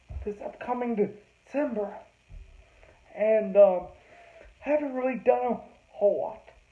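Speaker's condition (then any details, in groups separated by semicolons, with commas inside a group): Cerebral palsy; heavily altered breathing patterns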